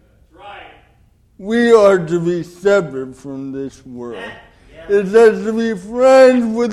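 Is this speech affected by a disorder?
Yes: cerebral palsy; oxygen loss at birth, cord around neck, delayed development, diagnosed at 18 months, Kennedy Krieger.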